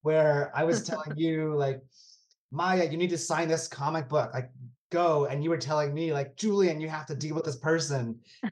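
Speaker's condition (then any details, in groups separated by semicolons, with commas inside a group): No condition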